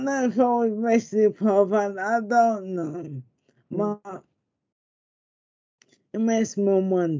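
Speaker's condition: Motor neurone disease; diagnosed after months of speech difficulties, sees speech therapist

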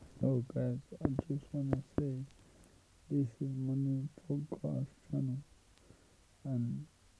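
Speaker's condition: Cerebral palsy; age 23

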